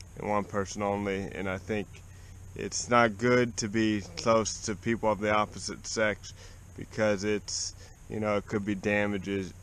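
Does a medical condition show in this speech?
Yes: cerebral palsy.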